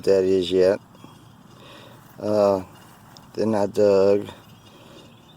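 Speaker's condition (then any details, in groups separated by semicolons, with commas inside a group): No condition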